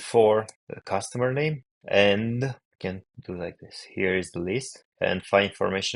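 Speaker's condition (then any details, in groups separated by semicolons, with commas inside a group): No condition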